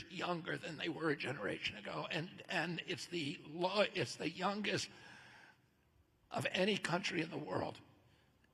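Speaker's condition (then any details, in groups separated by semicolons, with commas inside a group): No condition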